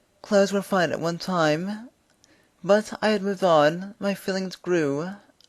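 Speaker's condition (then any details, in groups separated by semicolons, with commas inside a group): Cerebral palsy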